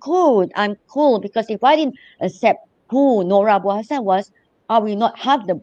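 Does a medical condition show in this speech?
Yes: cleft lip and palate; congenital cleft lip and palate splitting into nose.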